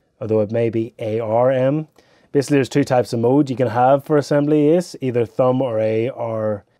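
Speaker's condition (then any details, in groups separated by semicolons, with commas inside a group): No condition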